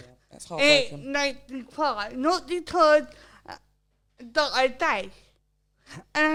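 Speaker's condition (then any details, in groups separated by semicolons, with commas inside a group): Cerebral palsy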